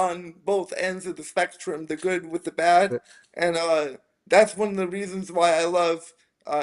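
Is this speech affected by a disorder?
Yes: spastic quadriplegic cerebral palsy.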